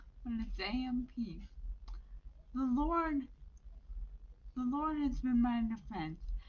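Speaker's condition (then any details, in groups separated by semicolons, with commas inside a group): Brain injury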